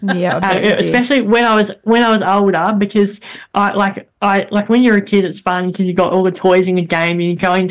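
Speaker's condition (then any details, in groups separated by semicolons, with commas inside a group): Bilateral cleft lip and palate; congenital, first operation at three months, many childhood operations, hip-to-mouth bone graft, throat operation, low motor skills; speech therapy in childhood and after operations into high school, once squeaky, very airy, nasal, much improved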